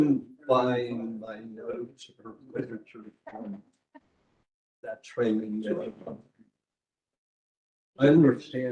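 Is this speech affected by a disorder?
No.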